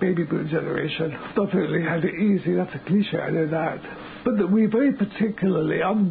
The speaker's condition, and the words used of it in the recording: ALS (motor neuron disease). But I'm also completely free to think and talk and imagine and argue unrestrained by the usual physical limitations.